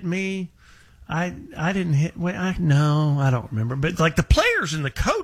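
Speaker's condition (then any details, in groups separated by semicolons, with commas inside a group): No condition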